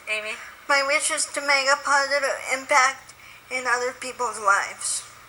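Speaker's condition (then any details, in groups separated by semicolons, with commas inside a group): Spastic quadriplegic cerebral palsy; spastic quadriplegic, from birth, very tight muscles, wheelchair, needs feeding help; muscle tightness audible, especially when excited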